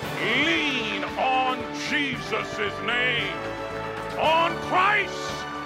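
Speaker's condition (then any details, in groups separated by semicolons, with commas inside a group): No condition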